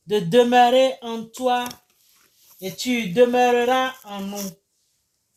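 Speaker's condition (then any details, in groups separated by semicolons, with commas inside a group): No condition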